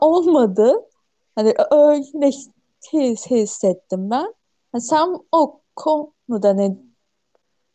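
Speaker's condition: Stuttering; mild when calm, worsened by anxiety; calm speech, no eye closing at present; small catches and blocks, worse with anxiety: word not coming out, hand and arm movements, sweating; repeated sounds, prolonged sounds, blocks

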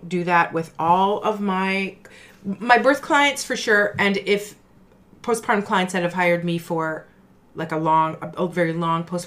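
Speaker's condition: No condition

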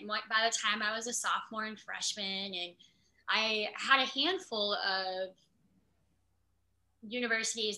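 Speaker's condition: Cleft lip and palate

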